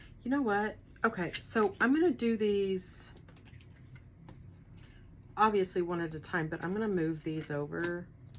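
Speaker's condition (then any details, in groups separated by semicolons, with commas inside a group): No condition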